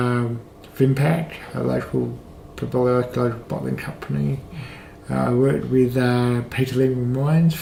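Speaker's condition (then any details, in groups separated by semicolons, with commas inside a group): Cerebral palsy, mild; speech affected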